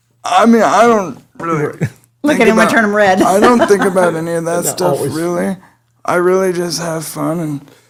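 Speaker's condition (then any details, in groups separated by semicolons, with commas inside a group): Cerebral palsy; able to speak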